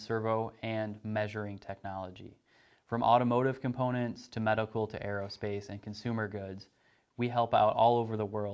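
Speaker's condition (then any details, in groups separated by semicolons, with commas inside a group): No condition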